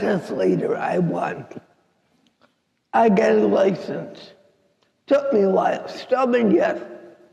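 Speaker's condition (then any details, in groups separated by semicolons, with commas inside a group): Cerebral palsy; affects walking and speech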